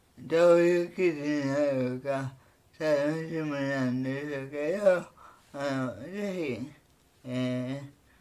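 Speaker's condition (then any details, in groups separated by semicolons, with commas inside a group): Cerebral palsy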